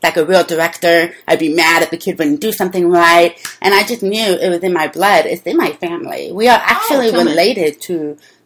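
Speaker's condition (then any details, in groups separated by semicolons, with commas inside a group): Deafness; deaf since childhood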